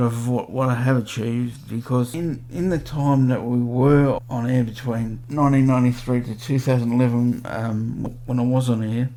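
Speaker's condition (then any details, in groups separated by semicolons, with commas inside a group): Cerebral palsy; 46 years old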